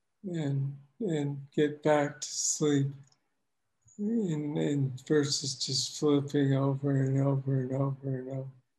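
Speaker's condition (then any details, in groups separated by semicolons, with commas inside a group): Parkinson's disease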